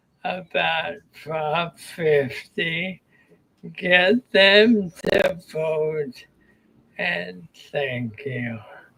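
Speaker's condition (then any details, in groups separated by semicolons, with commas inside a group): ALS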